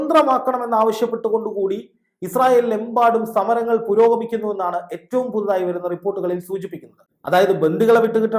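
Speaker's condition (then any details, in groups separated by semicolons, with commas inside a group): No condition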